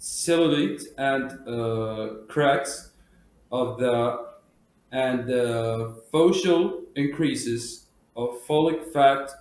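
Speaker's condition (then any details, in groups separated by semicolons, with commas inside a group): No condition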